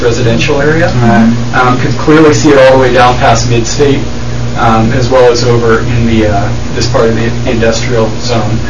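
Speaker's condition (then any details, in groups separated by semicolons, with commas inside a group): No condition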